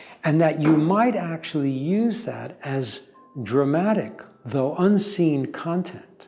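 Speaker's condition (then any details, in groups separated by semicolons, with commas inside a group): No condition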